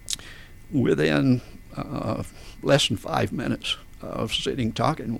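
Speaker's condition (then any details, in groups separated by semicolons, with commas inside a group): Spasmodic dysphonia; vocal folds slam together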